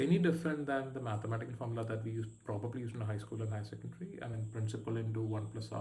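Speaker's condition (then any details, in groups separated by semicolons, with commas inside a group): No condition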